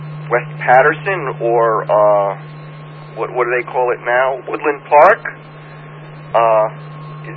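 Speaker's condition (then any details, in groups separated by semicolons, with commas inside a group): No condition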